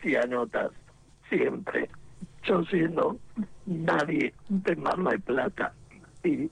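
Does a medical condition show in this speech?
Yes: laryngectomy, esophageal speech; total laryngectomy for cancer of larynx and vocal cords, four complicated operations, totally mute after surgery; esophageal voice, very hard to relearn, sounds fairly clear, no assistive device.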